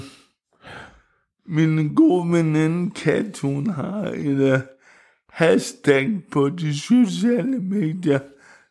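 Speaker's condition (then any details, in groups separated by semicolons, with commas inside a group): Cerebral palsy; wheelchair user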